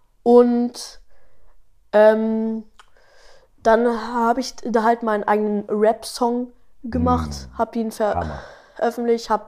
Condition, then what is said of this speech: Stuttering. Hier ja. stotter ich gerade viel, aber in, in meinen Folgen so gut wie gar nicht, fast schon.